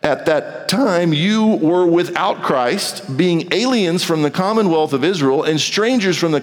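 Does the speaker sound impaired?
No.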